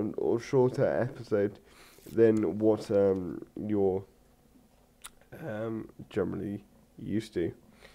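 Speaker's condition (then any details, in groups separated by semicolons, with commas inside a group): Cerebral palsy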